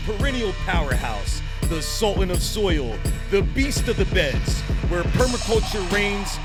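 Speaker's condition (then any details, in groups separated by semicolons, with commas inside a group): No condition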